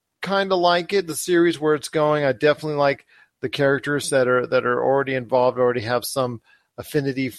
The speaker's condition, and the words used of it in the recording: No condition.